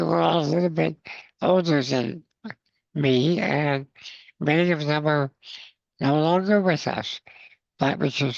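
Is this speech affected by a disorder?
Yes: spinal muscular atrophy.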